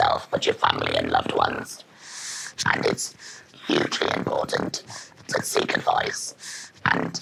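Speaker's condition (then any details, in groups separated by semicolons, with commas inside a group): Laryngectomy after larynx cancer; larynx cancer recurred, laryngectomy, voice box removed; cancer-free, ongoing rehabilitation, about six years since diagnosis; voice change was early symptom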